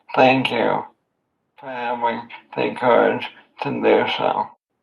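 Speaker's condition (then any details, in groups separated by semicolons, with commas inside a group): Amyotrophic lateral sclerosis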